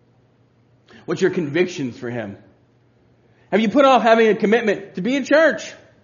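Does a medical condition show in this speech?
No.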